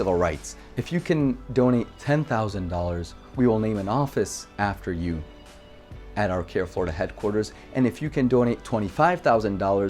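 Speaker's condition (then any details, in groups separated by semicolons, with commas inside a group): No condition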